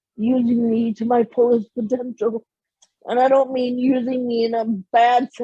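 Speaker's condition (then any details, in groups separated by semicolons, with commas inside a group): Cerebral palsy; premature birth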